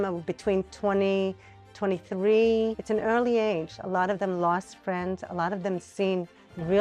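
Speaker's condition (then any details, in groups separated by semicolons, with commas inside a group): No condition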